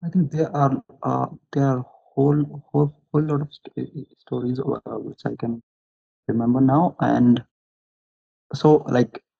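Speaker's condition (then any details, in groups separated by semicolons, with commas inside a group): Stammering; stammer since very young age, at 16 blocked, stammered and spat during school assembly speech; stammers less when more confident, stammers when nervous; repeated sounds, prolonged sounds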